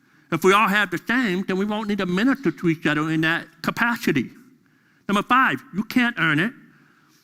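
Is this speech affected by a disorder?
Yes: deafness; deaf during school years.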